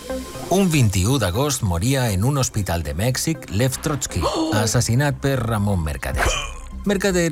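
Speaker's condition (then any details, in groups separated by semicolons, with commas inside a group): No condition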